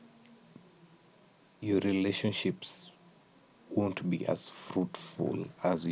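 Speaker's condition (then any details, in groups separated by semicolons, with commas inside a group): No condition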